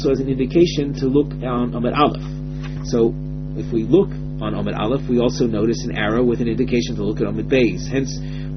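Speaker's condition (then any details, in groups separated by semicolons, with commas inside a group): No condition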